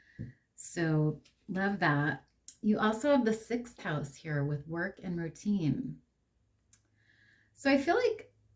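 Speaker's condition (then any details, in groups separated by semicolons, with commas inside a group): No condition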